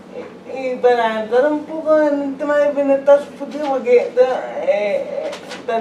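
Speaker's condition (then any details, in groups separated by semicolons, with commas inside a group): Cerebral palsy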